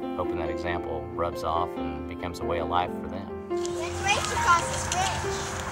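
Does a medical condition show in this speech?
No.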